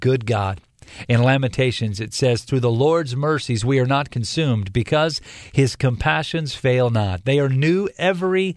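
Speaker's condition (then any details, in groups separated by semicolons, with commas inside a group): No condition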